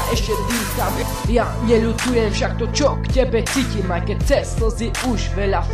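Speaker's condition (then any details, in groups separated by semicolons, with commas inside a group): No condition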